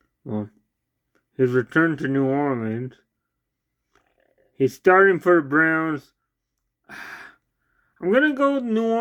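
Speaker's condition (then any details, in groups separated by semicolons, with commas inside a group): Cerebral palsy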